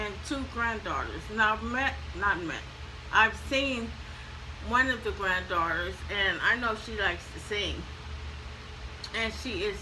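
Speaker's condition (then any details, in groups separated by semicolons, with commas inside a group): ALS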